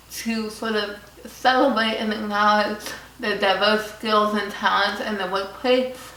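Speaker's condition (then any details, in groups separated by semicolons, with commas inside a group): Cerebral palsy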